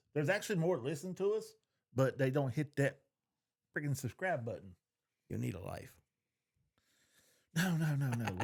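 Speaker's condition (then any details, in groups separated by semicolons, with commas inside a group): No condition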